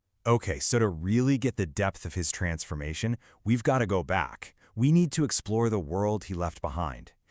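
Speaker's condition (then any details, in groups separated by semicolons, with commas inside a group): No condition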